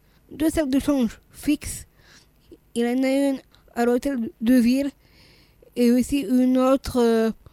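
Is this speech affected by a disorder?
Yes: Down syndrome; congenital, heart malformation, heart surgery at age one after staphylococcus aureus, later reoperated; swallowing problems, slowness, childhood speech therapy to tone tongue.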